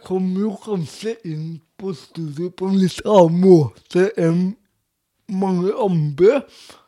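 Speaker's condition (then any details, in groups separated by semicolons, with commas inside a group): Cerebral palsy; speech difficulties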